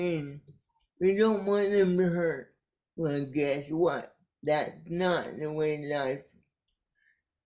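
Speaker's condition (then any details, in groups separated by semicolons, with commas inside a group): Cerebral palsy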